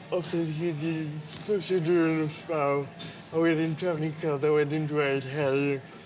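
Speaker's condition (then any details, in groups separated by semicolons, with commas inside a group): Cerebral palsy; atypical speech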